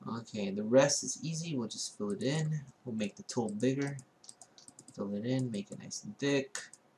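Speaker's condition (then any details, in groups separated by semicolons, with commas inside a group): No condition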